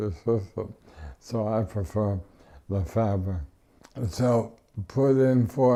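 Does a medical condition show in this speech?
Yes: ALS; power wheelchair, no tracheostomy.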